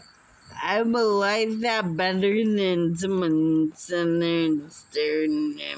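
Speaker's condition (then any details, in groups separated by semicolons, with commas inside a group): Muscular dystrophy; unable to walk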